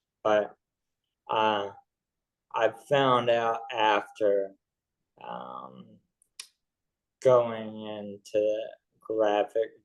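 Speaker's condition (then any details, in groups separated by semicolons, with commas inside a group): ALS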